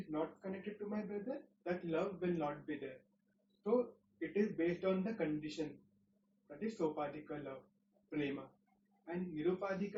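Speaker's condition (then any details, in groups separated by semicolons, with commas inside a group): No condition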